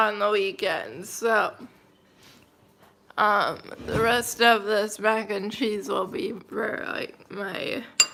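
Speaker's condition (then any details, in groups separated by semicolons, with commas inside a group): Cerebral palsy, mild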